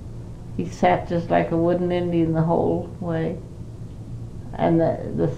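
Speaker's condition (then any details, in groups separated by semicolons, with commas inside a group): Parkinson's disease; not very able to do much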